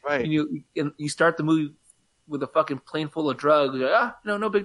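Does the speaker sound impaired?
No.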